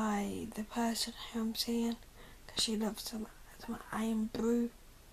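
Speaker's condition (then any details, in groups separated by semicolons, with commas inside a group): Cerebral palsy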